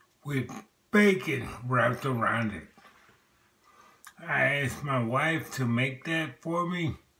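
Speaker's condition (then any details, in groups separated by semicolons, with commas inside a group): Multiple sclerosis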